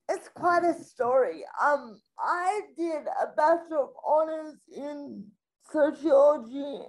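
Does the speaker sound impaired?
Yes: spastic quadriplegic cerebral palsy; from being born three months premature.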